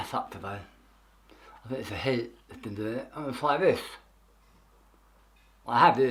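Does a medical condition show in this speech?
Yes: tongue cancer; half tongue removed.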